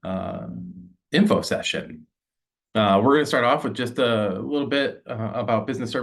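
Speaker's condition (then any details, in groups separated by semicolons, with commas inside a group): No condition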